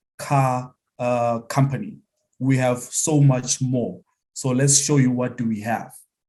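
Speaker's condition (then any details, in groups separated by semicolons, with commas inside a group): No condition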